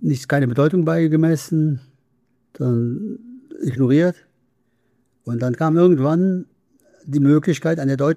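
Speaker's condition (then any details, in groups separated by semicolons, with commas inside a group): Parkinson's disease; speech therapy trains facial muscles against freezing face and speech against decline, going well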